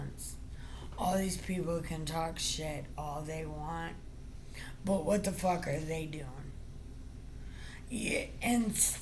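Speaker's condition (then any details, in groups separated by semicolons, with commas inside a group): Brain injury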